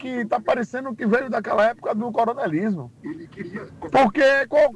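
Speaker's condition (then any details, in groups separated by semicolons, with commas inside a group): No condition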